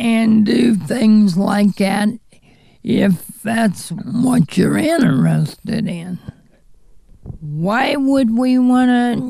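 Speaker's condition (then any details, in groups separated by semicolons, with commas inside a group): Cerebral palsy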